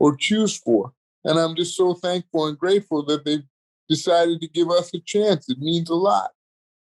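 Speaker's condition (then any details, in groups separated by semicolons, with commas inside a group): Cerebral palsy; congenital, electric wheelchair, lifelong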